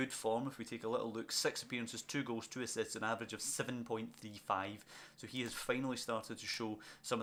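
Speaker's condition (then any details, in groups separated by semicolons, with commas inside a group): No condition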